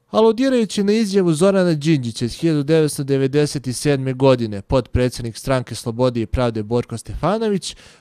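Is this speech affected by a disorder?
No.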